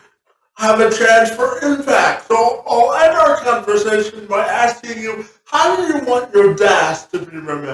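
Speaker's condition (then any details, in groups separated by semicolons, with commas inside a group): Cerebral palsy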